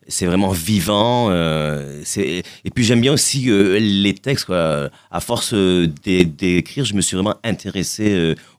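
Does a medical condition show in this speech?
Yes: stuttering; lifelong mild stutter, uncle stutters severely, born without pelvis, half femurs missing, never operated, learned to walk; no stuttering heard on Vivre FM radio, fluent, Marseille accent; sometimes gets stuck on words, no stutter on stage at Alhambra or radio, better when positive; here repeated sounds.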